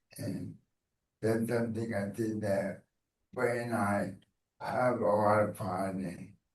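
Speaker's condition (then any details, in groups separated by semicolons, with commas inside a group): Cerebral palsy; present from birth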